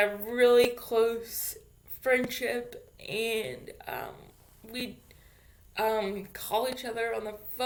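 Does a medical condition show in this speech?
Yes: cerebral palsy; infant ventilator.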